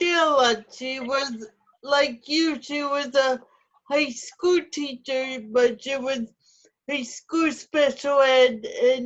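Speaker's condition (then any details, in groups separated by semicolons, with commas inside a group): Cerebral palsy; stress affects whole body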